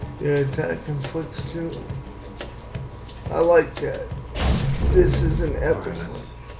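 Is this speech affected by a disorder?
Yes: cerebral palsy.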